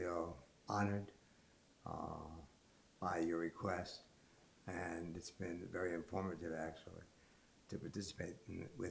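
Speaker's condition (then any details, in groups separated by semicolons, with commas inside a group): ALS; about a year since diagnosis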